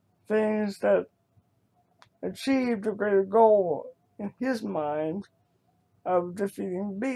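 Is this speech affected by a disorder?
Yes: cerebral palsy.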